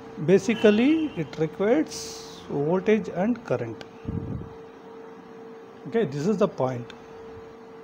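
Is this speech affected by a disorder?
No.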